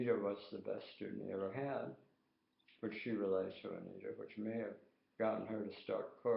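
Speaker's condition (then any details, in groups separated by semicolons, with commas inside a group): Tongue cancer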